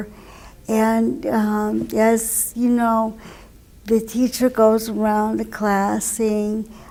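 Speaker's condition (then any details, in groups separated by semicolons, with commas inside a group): Cerebral palsy; wheelchair user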